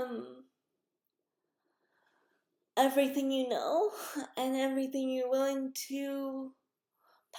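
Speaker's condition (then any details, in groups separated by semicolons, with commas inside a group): Cerebral palsy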